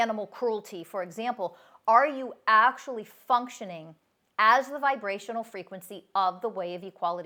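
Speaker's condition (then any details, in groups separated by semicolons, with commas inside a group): No condition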